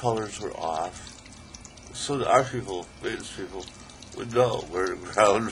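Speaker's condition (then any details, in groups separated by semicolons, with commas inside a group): ALS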